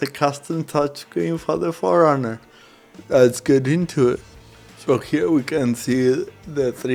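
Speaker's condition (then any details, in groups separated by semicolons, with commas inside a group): Cerebral palsy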